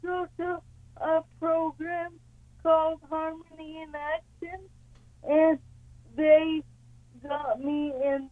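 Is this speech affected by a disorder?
Yes: cerebral palsy; yoga with breathing and stretching exercises helped, works with kinesiologist two days a week.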